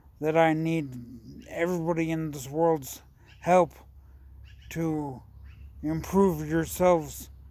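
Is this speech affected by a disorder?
Yes: traumatic brain injury.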